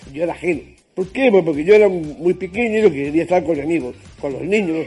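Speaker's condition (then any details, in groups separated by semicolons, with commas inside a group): Down syndrome; genetic disorder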